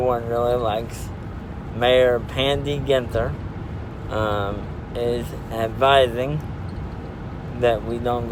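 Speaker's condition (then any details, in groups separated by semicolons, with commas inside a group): Spastic diplegia cerebral palsy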